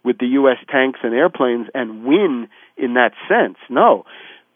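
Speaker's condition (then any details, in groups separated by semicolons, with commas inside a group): No condition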